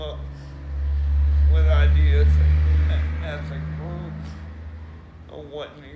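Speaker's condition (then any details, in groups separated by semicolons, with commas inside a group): Cerebral palsy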